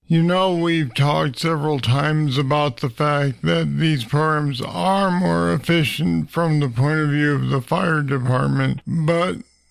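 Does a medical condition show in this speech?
Yes: Parkinson's disease; deep brain stimulators.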